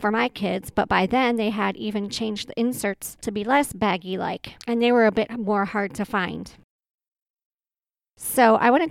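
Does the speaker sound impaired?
Yes: cleft palate with Pierre Robin, Pierre Robin sequence, no cleft lip; childhood sound substitutions from open palate, speech therapy through 4th-5th grade, normal since surgery near twelve.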